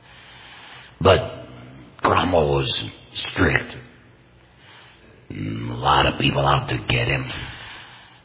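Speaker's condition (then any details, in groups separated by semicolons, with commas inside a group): Total laryngectomy, complete laryngectomy, voice prosthesis; understandable with careful listening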